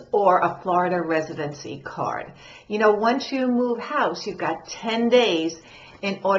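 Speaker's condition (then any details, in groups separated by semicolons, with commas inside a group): No condition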